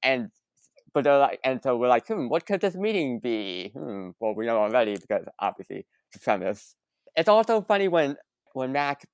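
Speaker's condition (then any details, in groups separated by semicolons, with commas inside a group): Stutter; stutter persisting into adulthood; mild stutter, still trying to overcome it; stutters multiple times in podcast recordings, stutters clipped out in editing; repeated words, prolonged sounds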